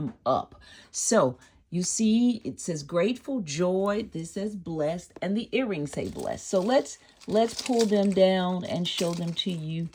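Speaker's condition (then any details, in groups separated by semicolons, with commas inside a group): No condition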